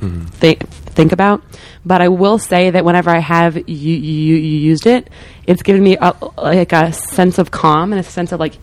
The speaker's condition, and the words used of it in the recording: Stuttering. Because once I let because I'm pretty overt stutterer.